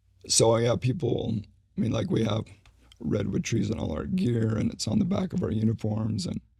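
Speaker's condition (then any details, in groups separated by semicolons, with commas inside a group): ALS; needs voice rest during conversation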